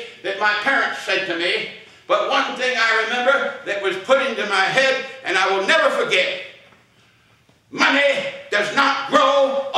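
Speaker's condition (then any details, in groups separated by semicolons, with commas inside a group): No condition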